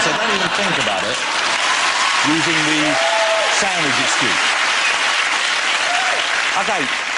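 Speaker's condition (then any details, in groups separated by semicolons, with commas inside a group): No condition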